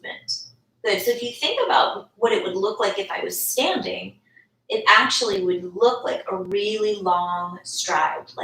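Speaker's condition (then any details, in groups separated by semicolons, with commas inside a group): No condition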